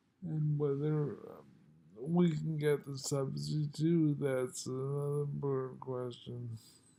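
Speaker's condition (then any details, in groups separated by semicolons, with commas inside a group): Multiple sclerosis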